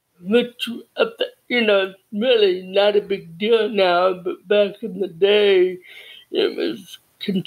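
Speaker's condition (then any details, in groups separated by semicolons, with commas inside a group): Cerebral palsy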